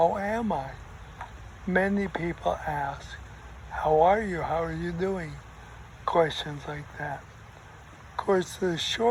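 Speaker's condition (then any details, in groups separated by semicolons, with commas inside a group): ALS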